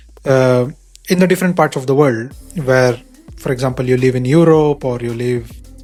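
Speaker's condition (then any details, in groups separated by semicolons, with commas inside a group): No condition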